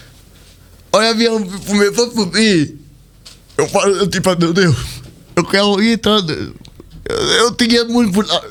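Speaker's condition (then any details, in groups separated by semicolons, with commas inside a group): Cerebral palsy; speech not normal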